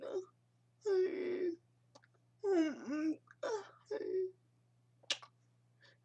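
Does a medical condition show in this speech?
Yes: cerebral palsy.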